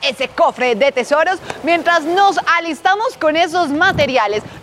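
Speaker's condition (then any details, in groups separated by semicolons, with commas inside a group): No condition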